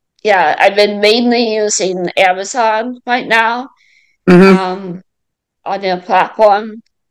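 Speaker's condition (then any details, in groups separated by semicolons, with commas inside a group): Mild cerebral palsy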